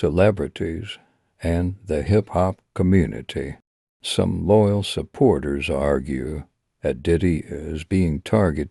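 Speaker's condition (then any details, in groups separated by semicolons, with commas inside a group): No condition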